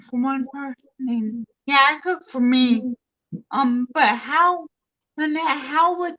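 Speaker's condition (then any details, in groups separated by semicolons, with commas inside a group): Traumatic brain injury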